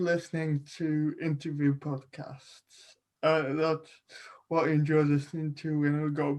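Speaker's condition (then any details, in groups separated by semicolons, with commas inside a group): Cerebral palsy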